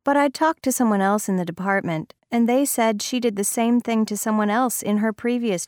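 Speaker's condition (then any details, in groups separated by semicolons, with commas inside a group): No condition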